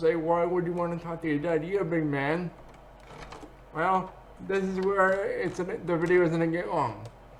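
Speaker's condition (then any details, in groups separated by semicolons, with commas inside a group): Cerebral palsy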